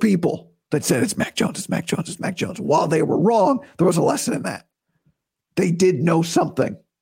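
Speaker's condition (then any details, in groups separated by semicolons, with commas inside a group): Vocal cord surgery recovery; best in two weeks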